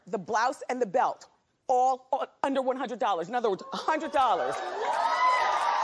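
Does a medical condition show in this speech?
No.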